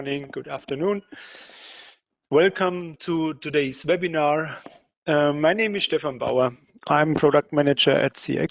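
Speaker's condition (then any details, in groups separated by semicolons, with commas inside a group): No condition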